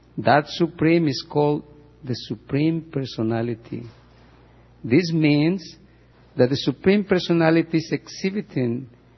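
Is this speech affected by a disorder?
No.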